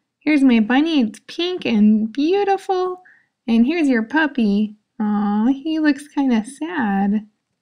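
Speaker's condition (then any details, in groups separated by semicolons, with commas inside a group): No condition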